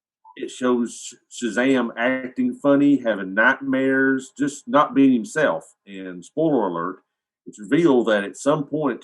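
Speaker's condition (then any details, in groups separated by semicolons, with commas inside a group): No condition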